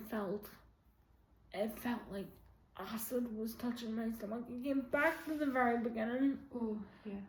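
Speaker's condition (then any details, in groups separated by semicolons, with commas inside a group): Quadriplegic cerebral palsy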